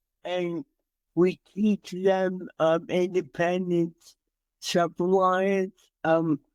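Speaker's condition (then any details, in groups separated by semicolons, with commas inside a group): Cerebral palsy; from birth, entire left side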